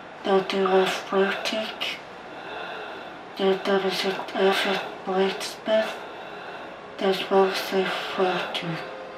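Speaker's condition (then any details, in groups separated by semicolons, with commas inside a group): ALS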